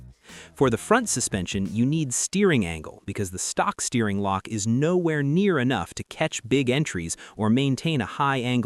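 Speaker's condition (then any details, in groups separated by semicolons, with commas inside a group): No condition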